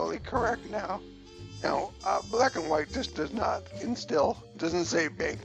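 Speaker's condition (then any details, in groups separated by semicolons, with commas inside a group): Cerebellar ataxia from brain tumour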